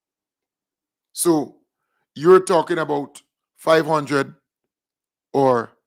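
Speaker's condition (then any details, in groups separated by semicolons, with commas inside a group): No condition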